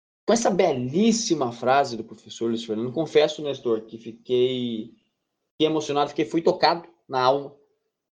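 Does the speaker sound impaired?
No.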